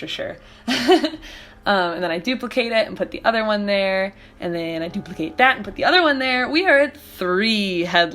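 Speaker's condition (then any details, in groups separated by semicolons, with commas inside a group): No condition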